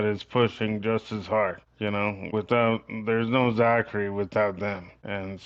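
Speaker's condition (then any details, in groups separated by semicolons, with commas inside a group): Cerebral palsy; from birth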